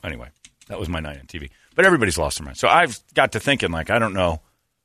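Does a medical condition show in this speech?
No.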